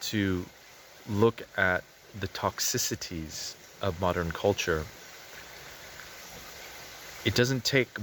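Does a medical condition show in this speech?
No.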